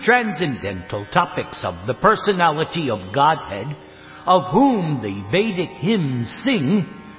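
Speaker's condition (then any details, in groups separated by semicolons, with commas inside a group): No condition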